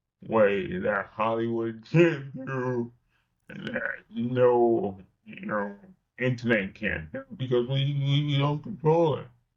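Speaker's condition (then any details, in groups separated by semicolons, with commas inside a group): Cerebral palsy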